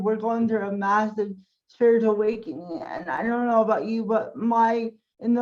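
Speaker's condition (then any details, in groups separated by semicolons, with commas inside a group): Cerebral palsy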